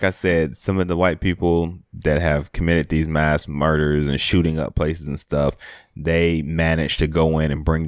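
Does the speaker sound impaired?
No.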